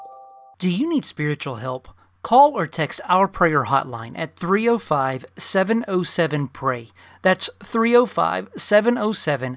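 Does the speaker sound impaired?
No.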